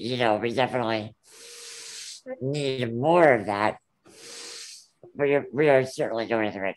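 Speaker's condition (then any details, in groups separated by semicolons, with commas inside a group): Ullrich congenital muscular dystrophy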